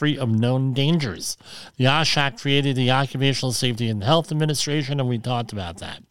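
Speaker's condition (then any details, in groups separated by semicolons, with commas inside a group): Cleft lip and palate; present since childhood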